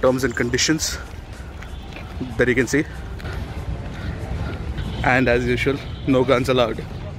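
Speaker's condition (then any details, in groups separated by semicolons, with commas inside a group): No condition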